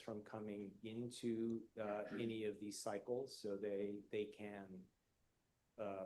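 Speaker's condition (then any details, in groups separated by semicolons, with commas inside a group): No condition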